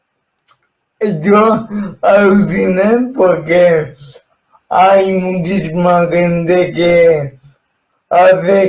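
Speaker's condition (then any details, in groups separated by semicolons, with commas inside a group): Cerebral palsy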